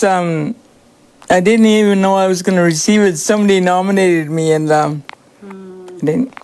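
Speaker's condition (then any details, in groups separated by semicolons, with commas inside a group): Cerebral palsy; cerebral palsy from birth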